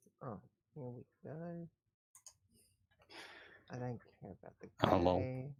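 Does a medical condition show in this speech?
No.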